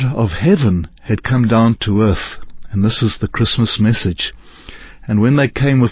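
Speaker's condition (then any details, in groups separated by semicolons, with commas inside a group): No condition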